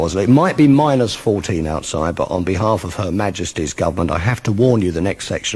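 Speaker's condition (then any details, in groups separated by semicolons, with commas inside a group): No condition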